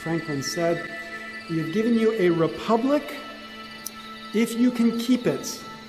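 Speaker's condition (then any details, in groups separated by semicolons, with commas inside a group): No condition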